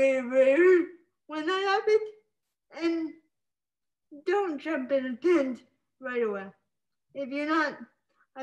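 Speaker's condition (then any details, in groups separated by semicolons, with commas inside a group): Spastic cerebral palsy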